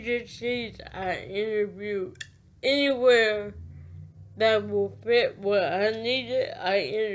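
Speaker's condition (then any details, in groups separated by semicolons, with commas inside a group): Cerebral palsy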